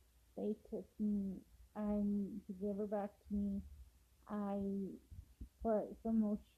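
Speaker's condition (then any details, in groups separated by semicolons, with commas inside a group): Cerebral palsy; affects walking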